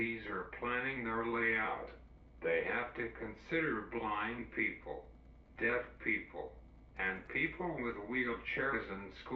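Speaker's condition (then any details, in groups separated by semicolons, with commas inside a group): Cerebral palsy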